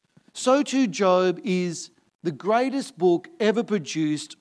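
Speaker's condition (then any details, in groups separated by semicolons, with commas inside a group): No condition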